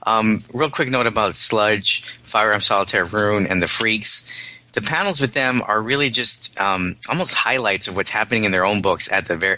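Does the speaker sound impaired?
No.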